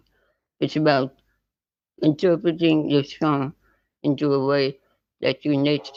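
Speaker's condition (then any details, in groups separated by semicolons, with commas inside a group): Spinal muscular atrophy type 2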